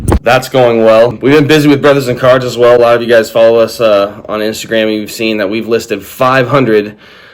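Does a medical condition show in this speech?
No.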